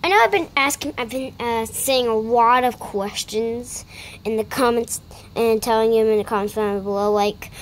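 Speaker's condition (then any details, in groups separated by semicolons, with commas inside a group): No condition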